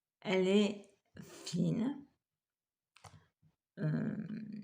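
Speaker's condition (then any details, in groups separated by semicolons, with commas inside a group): Multiple sclerosis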